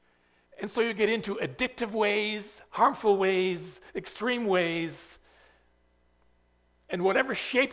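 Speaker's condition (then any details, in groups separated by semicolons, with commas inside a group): No condition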